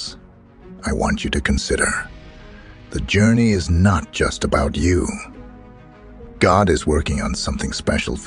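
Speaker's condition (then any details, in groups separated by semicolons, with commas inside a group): No condition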